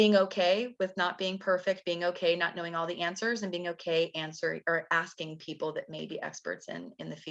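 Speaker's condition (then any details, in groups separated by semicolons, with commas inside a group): No condition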